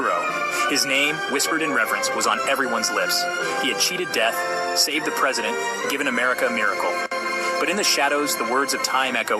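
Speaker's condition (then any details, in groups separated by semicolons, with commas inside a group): No condition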